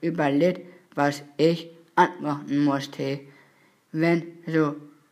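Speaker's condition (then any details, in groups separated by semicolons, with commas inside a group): Down syndrome; trisomy 21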